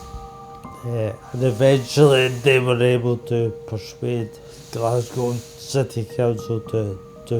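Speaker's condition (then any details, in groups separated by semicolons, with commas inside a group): Motor neurone disease; tracheostomy improved breathing and speech versus mask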